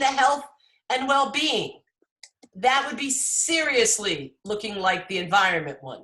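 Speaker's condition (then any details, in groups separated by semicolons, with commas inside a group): No condition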